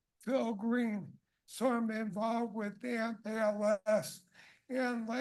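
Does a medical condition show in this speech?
Yes: ALS; first diagnosed primary lateral sclerosis, changed to ALS later.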